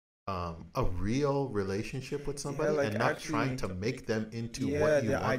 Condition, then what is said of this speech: No condition.